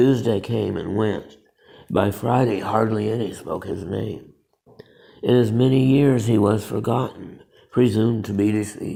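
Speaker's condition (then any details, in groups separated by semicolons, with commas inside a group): Parkinson's disease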